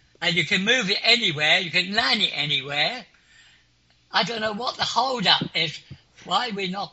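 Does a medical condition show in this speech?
Yes: clinically deaf; clinically deaf since school age, could not follow unfamiliar Suffolk slang.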